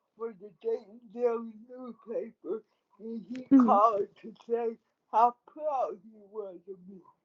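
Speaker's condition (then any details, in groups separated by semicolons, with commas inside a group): Cerebral palsy; cerebral palsy, affects walking and hands; types 21 words per minute; speech affected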